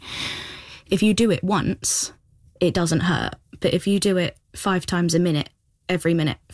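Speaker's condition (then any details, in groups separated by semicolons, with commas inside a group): Tourette syndrome; ticking by age seven, diagnosed at 17, worsened after blood-donation hypoxic seizure, part-time wheelchair; motor and vocal tics, twitches, spine and lower back twisting, jumping, copropraxia; vocal tics from grunting and squeaking to full phrases and words, swearing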